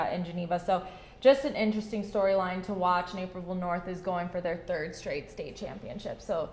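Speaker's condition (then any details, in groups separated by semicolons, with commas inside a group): No condition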